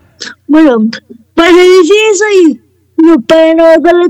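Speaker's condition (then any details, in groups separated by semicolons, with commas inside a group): Cerebral palsy; wheelchair user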